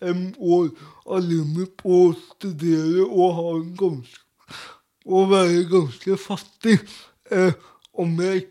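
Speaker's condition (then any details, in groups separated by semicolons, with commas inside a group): Cerebral palsy; speech difficulties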